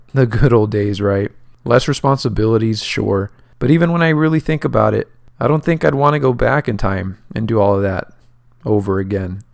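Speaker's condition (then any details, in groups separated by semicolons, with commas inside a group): No condition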